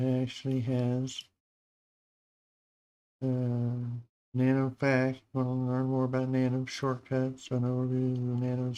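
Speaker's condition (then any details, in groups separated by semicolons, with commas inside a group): Parkinson's disease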